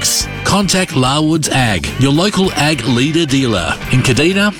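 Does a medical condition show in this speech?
No.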